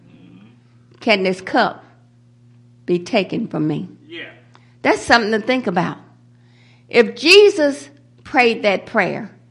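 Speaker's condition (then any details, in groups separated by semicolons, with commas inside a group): No condition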